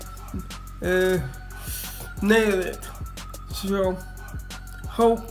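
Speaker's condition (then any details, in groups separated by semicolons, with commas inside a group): Cerebral palsy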